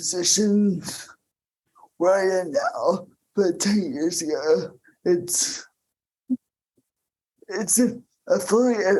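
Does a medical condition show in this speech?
Yes: cerebral palsy.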